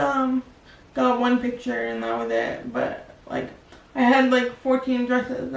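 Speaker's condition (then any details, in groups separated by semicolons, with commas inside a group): Cerebral palsy; wheelchair user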